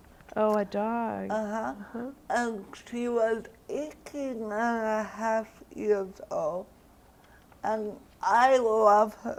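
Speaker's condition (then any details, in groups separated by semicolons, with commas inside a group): Cerebral palsy; diagnosed around age one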